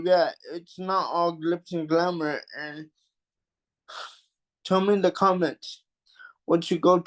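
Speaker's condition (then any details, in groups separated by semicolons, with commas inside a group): Cerebral palsy; takes deep breaths while speaking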